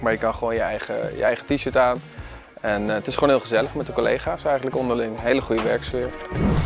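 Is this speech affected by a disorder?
No.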